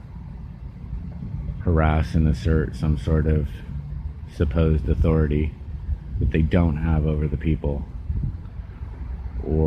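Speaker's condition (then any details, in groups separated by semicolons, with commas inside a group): No condition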